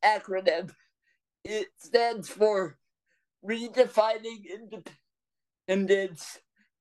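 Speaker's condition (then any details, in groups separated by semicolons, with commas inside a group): Cerebral palsy; breathing struggles some days affect speech, voice lags behind thoughts when excited or nervous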